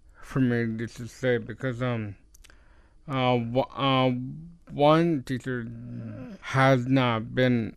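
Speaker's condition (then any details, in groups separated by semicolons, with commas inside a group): Down syndrome; genetic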